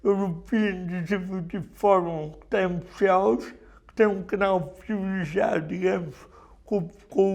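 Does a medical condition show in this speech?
Yes: cerebral palsy.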